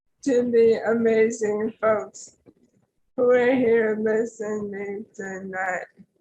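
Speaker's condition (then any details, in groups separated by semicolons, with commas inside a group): ALS; tracheostomy; after tracheostomy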